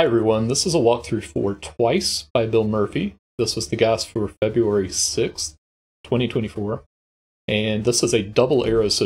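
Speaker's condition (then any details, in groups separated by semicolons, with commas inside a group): No condition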